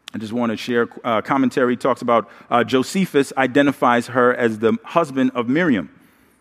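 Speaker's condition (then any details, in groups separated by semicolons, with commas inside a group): No condition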